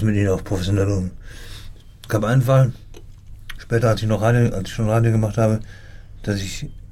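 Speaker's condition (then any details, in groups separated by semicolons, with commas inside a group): Parkinson's disease; 90 percent disability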